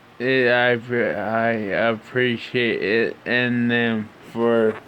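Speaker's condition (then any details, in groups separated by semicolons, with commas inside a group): Brain injury (brain shearing); tracheostomy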